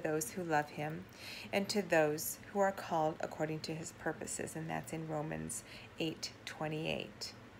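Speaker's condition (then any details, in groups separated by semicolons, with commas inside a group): No condition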